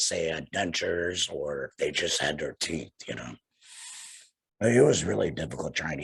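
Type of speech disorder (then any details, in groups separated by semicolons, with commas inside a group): Speech with a voice prosthesis; laryngectomy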